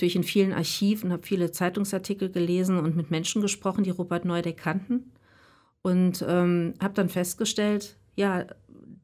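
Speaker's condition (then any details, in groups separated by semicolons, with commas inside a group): No condition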